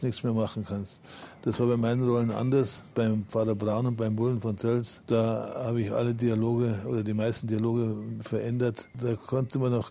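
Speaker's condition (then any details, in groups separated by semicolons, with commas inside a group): Parkinson's disease; almost no tremor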